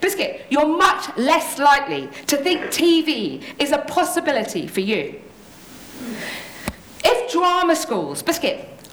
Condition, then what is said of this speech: Tourette syndrome. So a lot of what I'm about to say will be a surprise to everyone, including me.